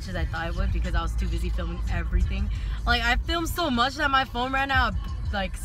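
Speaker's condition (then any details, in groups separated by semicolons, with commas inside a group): No condition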